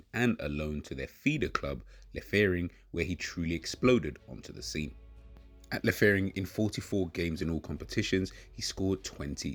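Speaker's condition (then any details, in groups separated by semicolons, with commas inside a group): No condition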